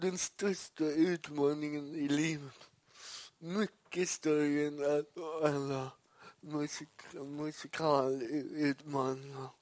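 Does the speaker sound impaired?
Yes: cerebral palsy; great difficulty saying some words such as stockholm, much improved through practice.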